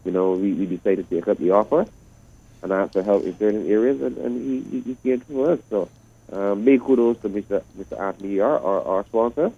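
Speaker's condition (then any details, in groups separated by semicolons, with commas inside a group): No condition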